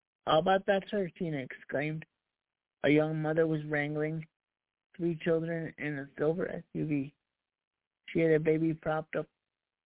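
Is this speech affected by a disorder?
Yes: cerebral palsy; past challenges speaking up.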